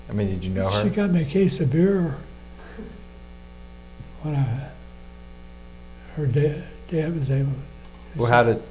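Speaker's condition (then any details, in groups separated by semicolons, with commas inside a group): Parkinson's disease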